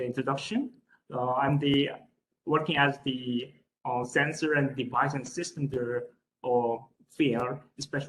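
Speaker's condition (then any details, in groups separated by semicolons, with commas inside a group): No condition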